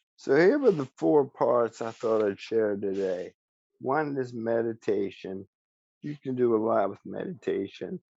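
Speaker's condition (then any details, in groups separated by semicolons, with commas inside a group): ALS; speech still preserved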